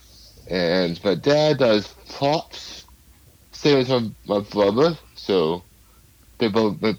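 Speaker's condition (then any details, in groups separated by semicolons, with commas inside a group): Cerebral palsy; cerebral palsy from birth, lifelong, affects speech and physical abilities; adult, past speech therapy, rock band video game from mother used alongside; hard for others to understand at first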